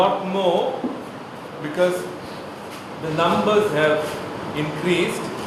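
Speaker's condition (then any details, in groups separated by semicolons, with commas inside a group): No condition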